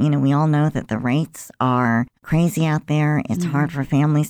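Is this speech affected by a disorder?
Yes: cleft lip and palate; congenital.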